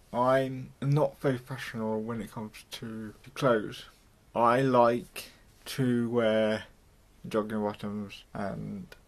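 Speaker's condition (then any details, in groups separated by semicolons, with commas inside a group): Cerebral palsy; mild, affects muscles and speech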